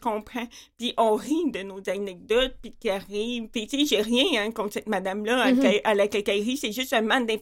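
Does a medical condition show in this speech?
Yes: profound deafness with cochlear implant, congenital; born 100% deaf, cochlear implant by Dr. Ferron at Hôtel-Dieu de Québec, cochlear electrodes, external magnet.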